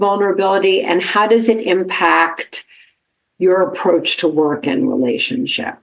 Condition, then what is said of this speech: No condition.